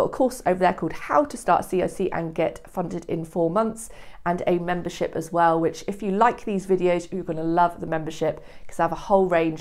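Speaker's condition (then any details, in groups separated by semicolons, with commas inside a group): No condition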